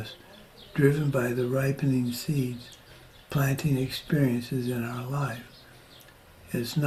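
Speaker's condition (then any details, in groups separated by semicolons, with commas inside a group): Parkinson's disease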